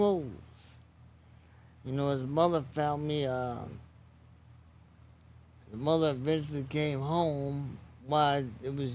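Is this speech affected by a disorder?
Yes: traumatic brain injury.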